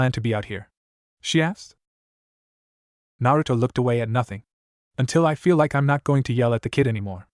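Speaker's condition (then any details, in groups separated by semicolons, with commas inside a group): No condition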